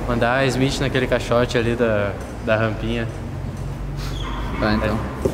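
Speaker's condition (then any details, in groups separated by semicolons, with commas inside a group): No condition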